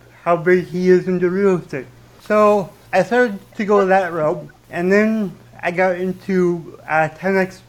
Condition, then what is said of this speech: Stuttering. And if you noticed, I say quite a bit more than usual.